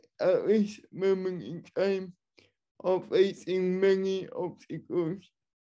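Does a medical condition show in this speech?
Yes: cerebral palsy, spastic and dyskinetic.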